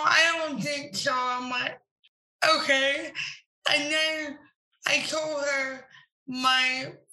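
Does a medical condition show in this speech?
Yes: cerebral palsy; since birth, uses wheelchair, visibly disabled.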